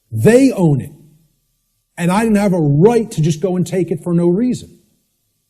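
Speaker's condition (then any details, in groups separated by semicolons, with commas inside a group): No condition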